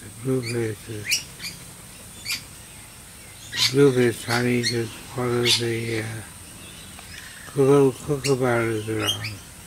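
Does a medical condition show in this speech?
Yes: slurred speech from poisoning.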